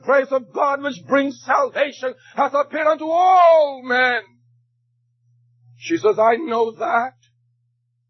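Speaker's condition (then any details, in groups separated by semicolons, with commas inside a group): No condition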